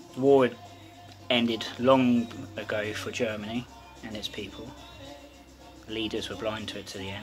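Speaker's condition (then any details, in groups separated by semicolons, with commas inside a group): No condition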